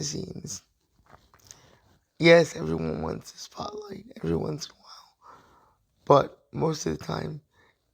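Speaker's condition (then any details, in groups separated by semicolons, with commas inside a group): Cerebral palsy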